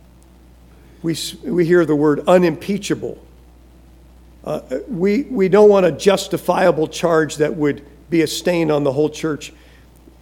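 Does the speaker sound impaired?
No.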